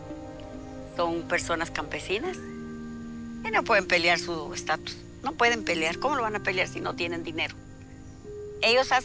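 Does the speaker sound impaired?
No.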